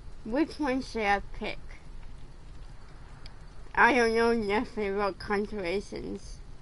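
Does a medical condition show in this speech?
Yes: cerebral palsy.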